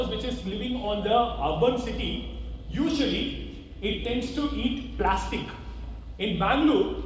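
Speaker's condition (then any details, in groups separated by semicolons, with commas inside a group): No condition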